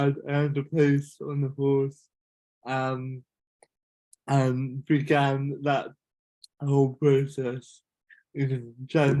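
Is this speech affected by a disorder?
Yes: cerebral palsy.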